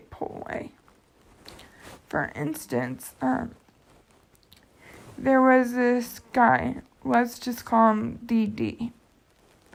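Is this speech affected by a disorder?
Yes: cerebral palsy.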